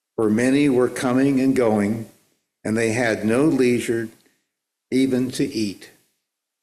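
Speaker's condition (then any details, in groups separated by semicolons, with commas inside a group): No condition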